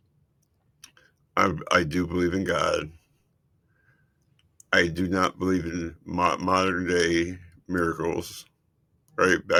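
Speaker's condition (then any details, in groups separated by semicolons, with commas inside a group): Multiple system atrophy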